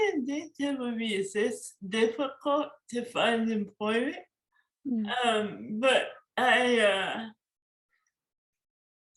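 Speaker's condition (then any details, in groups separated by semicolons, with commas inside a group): Cerebral palsy; forceps birth injury; moderate to severe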